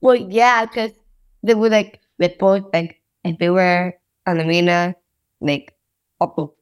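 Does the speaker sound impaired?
Yes: Down syndrome; congenital, present from birth; difficulty speaking clearly, described as a big challenge in acting career.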